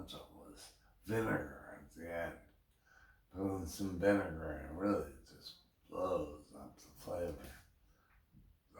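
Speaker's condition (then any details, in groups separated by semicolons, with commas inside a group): Brain injury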